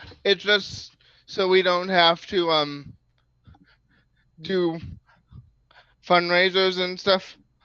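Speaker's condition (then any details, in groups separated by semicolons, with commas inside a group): Cerebral palsy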